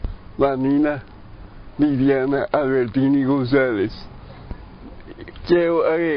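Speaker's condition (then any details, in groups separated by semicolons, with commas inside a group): Brain lesion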